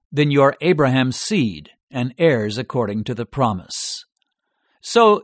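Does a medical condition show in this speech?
No.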